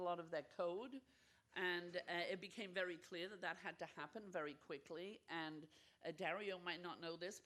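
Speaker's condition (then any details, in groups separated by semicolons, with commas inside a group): No condition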